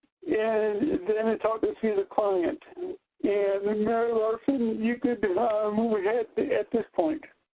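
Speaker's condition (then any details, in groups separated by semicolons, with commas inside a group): Cerebral palsy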